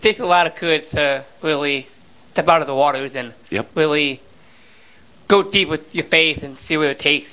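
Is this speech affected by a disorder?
Yes: Down syndrome; 32 years old.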